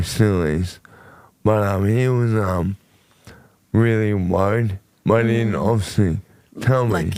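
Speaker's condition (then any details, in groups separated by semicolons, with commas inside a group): Motor neurone disease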